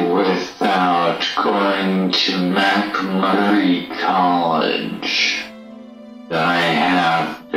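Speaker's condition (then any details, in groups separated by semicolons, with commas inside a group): ALS; needs help getting out of bed and moving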